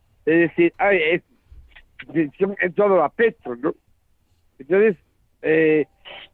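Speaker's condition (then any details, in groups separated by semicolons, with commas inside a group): Down syndrome; genetic, extra chromosome; speaking live by telephone from Málaga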